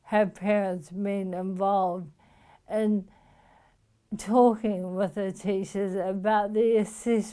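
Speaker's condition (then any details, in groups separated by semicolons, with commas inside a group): Motor neuron disease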